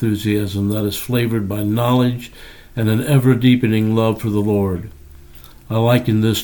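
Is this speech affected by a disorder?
No.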